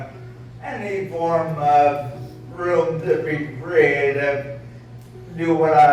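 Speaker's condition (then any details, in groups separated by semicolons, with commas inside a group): ALS; voice sounds impaired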